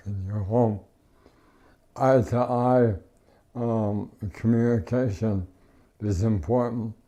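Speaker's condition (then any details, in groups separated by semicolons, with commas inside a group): ALS; no tracheostomy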